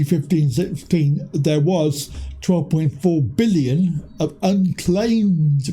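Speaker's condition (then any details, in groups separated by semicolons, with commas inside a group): Cerebral palsy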